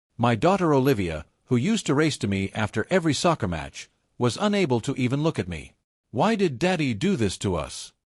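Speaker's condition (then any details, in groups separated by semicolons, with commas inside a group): No condition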